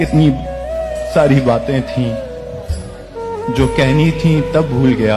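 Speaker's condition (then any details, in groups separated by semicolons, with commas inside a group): No condition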